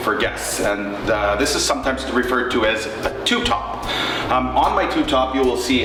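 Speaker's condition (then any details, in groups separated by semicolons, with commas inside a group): No condition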